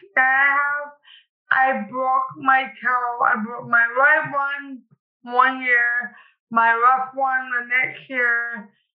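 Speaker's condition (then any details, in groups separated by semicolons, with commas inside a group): Cerebral palsy; cerebral palsy since childhood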